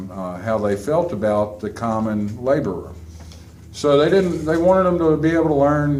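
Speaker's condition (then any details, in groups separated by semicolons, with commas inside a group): No condition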